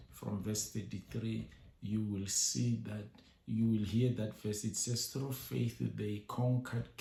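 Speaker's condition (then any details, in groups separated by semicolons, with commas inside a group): No condition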